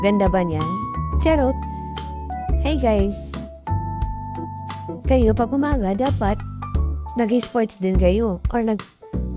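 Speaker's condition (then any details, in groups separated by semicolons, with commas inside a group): No condition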